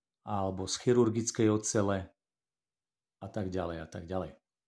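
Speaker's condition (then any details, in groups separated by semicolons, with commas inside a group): No condition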